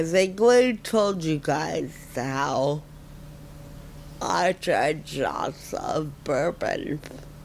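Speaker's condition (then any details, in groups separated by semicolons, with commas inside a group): Friedreich ataxia; speech tires with effort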